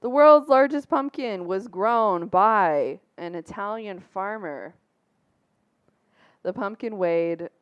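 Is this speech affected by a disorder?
No.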